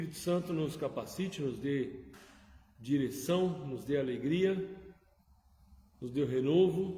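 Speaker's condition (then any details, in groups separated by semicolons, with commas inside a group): No condition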